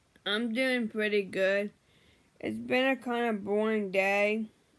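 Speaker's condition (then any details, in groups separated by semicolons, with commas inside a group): Brain injury; memory problems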